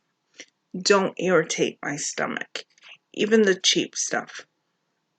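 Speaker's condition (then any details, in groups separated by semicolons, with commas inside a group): Cerebral palsy; since childhood; occasional word trouble from short-term memory loss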